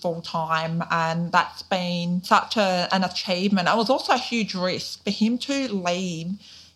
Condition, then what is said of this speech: Deafness. You are lip reading my questions, and you are signing at the same time to help yourself to stay on track and answer the questions.